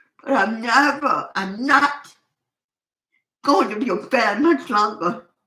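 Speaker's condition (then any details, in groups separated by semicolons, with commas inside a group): Cerebral palsy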